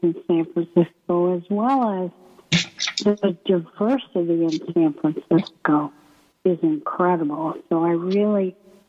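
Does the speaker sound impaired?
Yes: ALS; limb onset in right foot, symptoms about a year before diagnosis, year of testing, uses Beasy board transfer board; hard to breathe and speak, voice may sound weak or hard to understand, paces speech with breathing.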